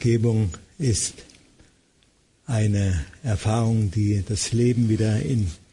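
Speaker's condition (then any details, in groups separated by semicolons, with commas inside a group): Parkinson's disease; about 16 to 17 years since diagnosis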